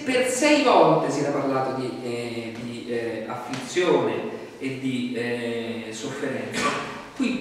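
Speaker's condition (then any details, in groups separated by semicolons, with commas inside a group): No condition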